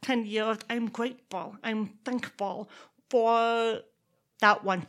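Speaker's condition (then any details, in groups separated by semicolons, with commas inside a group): Deafness; born in Texas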